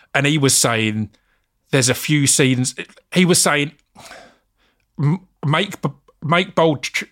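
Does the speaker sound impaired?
Yes: stammer; stutter, unnoticed during rapping and spoken word years, noticed with radio show and podcast, works with STAMMA; says stammer spoils acting self-tapes once speaking; here repeated sounds.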